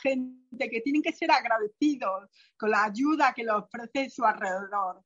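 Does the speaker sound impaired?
Yes: profound bilateral hearing loss, post-meningitis profound bilateral sensorineural hearing loss; profound bilateral hearing loss from meningitis at four, cochlear implant at 30, earlier limited hearing aid; flat audiogram, hears nothing without implant, other ear unusable, second implant planned at Sierga, masks hinder; speech surprises people given deafness, childhood speech therapy abroad, relies on lip reading and facial gestures.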